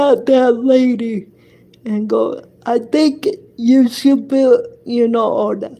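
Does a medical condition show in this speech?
Yes: cerebral palsy; affects hand.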